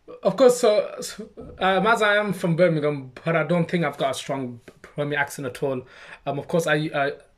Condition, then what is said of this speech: Stuttering. Due to my stammer, it's quite tough and I just can't seem to say it properly, so I can try my best.